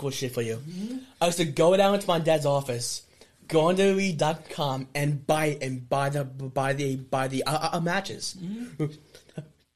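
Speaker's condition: Stutter; stutter since childhood, speech therapist in school; still has a stutter; no stuttering when performing in wrestling ring; repeated words, blocks

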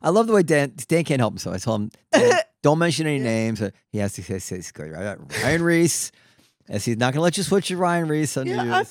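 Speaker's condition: No condition

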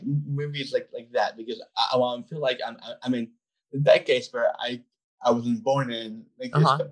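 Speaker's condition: Down syndrome; gave TEDx talk

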